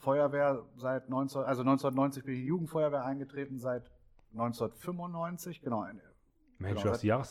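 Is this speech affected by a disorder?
No.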